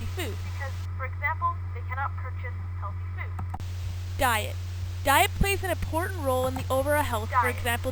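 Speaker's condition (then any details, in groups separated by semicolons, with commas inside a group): No condition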